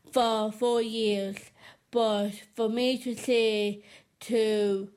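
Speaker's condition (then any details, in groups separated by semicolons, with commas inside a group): Down syndrome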